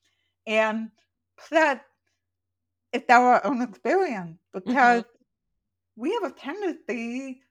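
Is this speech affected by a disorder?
Yes: profoundly deaf, congenital; accent from deafness, not British, described as accent from nowhere.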